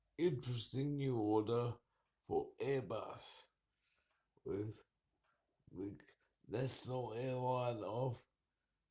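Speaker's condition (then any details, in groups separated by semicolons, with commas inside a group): Cerebral palsy; uses wheelchair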